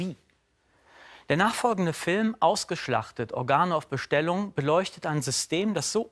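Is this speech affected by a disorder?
No.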